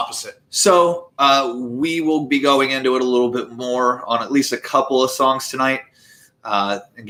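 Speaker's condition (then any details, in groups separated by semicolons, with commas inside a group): No condition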